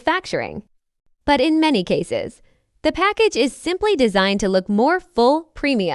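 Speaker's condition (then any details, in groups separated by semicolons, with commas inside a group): No condition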